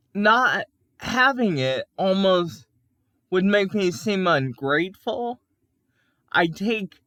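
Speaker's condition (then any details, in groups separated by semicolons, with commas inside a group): Cerebral palsy; can speak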